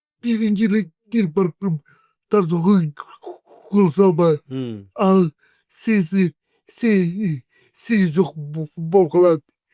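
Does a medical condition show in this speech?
Yes: cerebral palsy; 40 years with condition.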